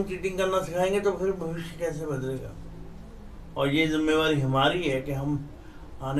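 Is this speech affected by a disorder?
Yes: cerebral palsy.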